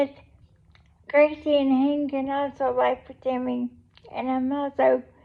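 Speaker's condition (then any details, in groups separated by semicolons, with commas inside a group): Cerebral palsy; able to talk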